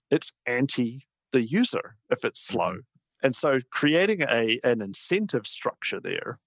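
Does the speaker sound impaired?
No.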